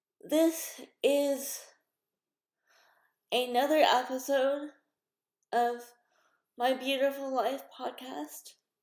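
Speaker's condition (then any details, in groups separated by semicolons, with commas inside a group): Cerebral palsy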